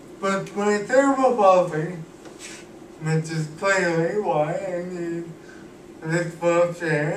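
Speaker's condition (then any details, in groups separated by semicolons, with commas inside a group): Cerebral palsy; cannot walk, uses wheelchair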